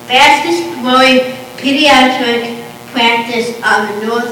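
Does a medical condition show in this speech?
Yes: Down syndrome; short stature.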